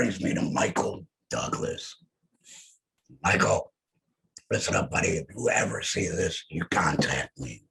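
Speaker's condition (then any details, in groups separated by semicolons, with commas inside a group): Head and neck cancer; laryngectomy; voice lost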